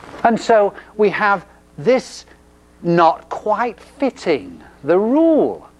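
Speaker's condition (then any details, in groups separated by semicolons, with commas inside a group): No condition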